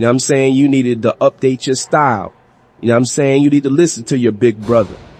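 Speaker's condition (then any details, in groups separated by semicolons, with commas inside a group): No condition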